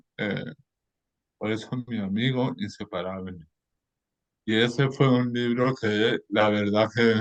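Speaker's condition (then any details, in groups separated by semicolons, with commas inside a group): Cerebral palsy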